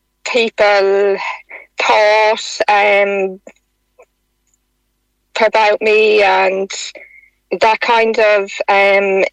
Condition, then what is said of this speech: Stuttering. I could be on the phone stuttering, and the phone line would often just go dead.